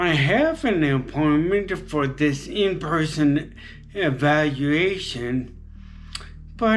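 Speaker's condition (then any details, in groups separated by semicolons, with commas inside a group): Traumatic brain injury; very debilitating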